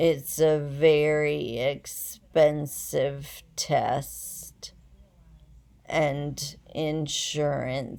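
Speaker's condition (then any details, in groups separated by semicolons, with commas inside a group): Essential tremor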